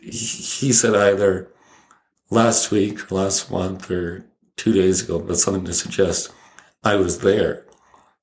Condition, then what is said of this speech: ALS (motor neuron disease). It's a pretty big issue for your speech, we've learned.